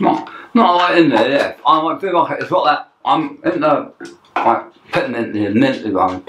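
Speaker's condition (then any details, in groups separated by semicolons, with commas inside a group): Tongue cancer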